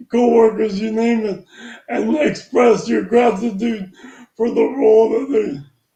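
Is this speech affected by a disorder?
Yes: traumatic brain injury.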